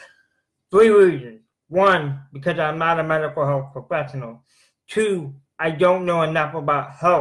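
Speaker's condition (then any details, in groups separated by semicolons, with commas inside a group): Cerebral palsy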